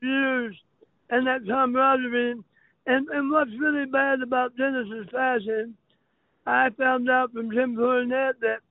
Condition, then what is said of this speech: Throat cancer. I speak with a very unique accent.